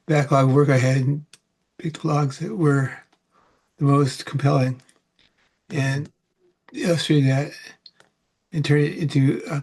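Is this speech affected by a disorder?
Yes: Parkinson's; about 18 years since onset.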